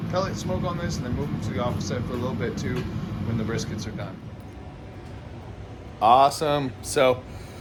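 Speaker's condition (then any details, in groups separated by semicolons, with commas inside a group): No condition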